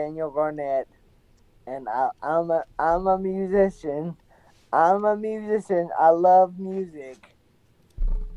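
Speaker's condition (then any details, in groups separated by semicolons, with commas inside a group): Severe traumatic brain injury; severe, traumatic cause; in recovery, takes amantadine daily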